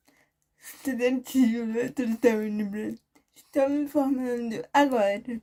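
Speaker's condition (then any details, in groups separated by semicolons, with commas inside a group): Cerebral palsy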